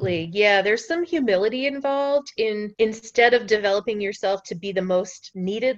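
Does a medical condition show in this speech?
No.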